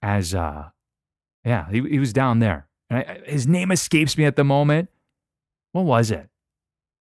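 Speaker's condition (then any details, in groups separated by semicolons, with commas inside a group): No condition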